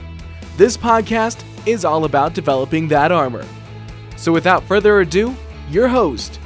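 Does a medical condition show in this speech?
No.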